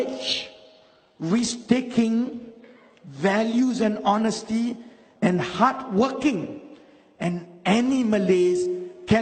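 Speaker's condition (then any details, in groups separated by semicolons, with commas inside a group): No condition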